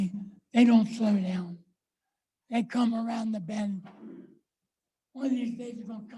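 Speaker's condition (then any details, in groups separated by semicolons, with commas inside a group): ALS; power chair user; recently diagnosed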